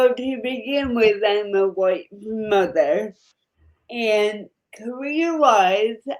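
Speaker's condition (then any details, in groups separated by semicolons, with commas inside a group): Cerebral palsy; speech affected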